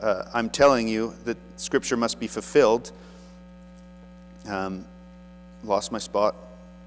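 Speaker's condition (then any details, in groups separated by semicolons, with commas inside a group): No condition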